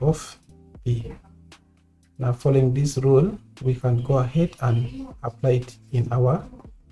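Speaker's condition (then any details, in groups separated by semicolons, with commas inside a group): No condition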